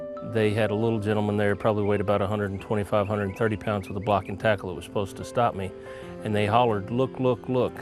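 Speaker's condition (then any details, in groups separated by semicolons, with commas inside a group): No condition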